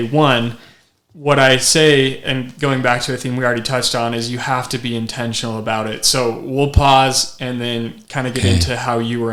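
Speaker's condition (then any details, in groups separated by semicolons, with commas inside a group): No condition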